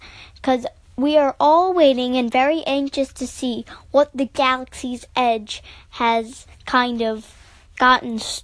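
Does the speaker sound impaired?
No.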